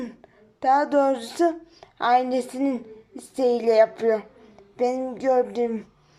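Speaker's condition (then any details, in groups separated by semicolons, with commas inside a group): Cerebral palsy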